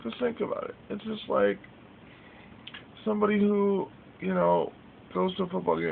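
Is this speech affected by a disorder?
Yes: cerebral palsy.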